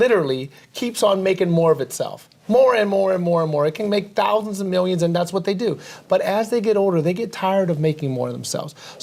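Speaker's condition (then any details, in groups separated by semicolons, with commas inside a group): No condition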